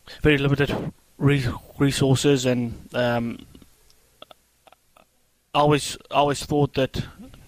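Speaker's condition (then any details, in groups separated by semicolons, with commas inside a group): Stutter; childhood onset after rat poison ingestion and near-fatal hospitalization, Dr. Bird, Blank Center: genetic, incurable; adult, stuttering over 20-25 years, learned four years ago not curable; severe in childhood, withdrew socially, avoided telephone and public speaking; repeated sounds, repeated words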